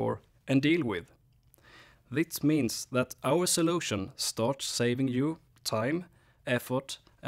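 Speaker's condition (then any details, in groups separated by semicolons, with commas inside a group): No condition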